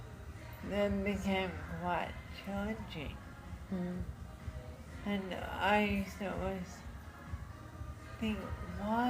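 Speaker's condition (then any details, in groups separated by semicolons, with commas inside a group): Friedreich's ataxia; diagnosed in childhood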